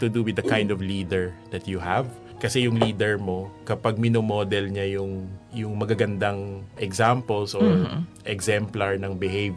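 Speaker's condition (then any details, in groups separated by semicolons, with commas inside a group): No condition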